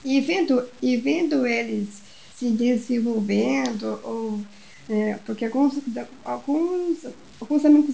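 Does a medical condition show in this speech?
Yes: Down syndrome; trained at Atitude Inclusão to present talk slides.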